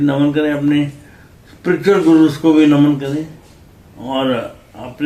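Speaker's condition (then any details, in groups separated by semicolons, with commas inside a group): Cerebral palsy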